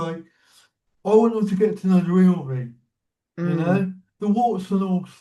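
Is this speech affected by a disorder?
Yes: cerebral palsy; childhood surgery; swallowing changed recently, rebuilding.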